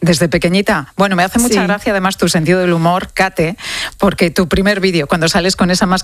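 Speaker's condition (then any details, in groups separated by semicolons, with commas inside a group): No condition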